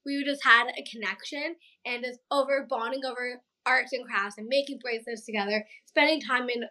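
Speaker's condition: Down syndrome; past speech therapy

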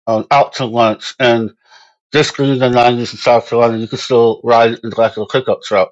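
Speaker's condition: Moebius syndrome; congenital

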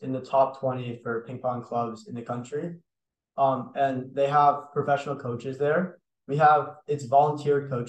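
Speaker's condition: No condition

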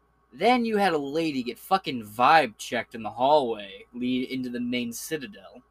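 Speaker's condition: No condition

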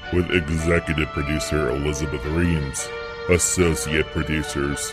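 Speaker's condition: No condition

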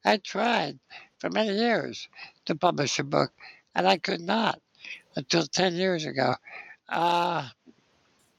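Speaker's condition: Spinal muscular atrophy; lifelong wheelchair use

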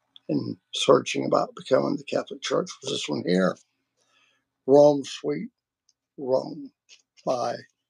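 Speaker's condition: Vocal cord surgery; including laser treatment

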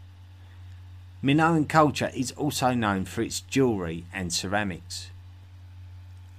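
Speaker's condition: No condition

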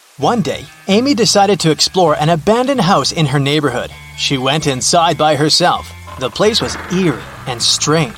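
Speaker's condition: No condition

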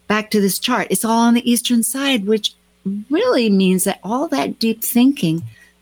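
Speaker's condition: No condition

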